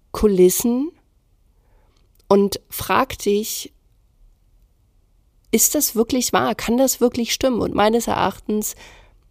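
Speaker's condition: No condition

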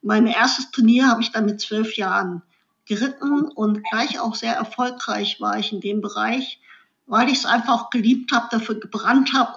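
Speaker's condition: Cleft lip and palate; congenital cleft lip

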